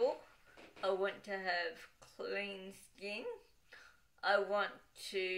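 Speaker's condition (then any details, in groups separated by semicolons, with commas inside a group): Cerebral palsy, dystonic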